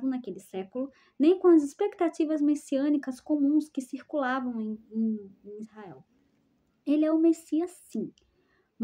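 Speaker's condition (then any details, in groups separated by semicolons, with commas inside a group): No condition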